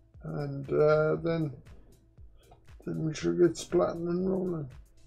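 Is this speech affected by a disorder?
Yes: quadriplegic cerebral palsy; uses one hand.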